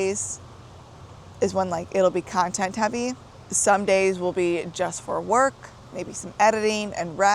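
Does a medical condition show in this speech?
No.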